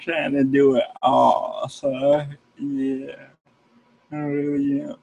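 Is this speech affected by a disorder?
Yes: cerebral palsy; present from birth.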